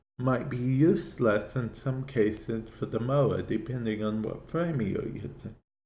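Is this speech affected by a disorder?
Yes: cerebral palsy; affects speech.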